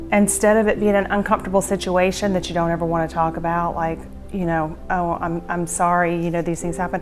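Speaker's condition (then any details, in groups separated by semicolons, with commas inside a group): No condition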